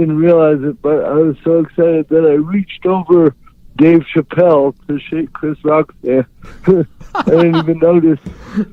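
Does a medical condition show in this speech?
Yes: cerebral palsy; unable to write or type.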